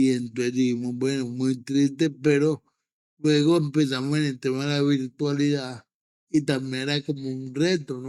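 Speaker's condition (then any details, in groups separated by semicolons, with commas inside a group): Cerebral palsy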